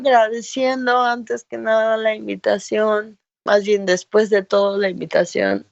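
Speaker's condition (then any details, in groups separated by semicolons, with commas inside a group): Cerebral palsy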